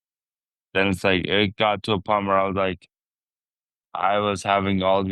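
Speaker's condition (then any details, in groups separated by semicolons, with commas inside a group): Traumatic brain injury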